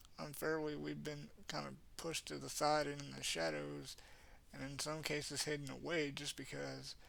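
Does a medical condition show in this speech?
Yes: cerebral palsy; has had speech therapy.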